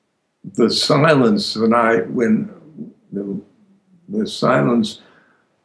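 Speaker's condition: Aphasia after stroke; aphasia caused by stroke

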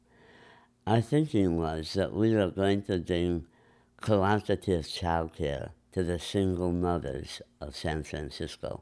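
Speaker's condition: Enlarged tongue from vascular growth

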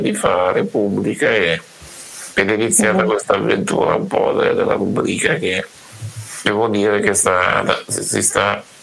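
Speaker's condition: Duchenne muscular dystrophy; genetic Duchenne muscular dystrophy, diagnosed around age six and a half; ventilator enables speaking and more autonomous breathing

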